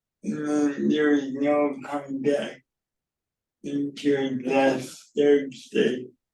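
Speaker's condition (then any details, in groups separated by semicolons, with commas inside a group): Cerebral palsy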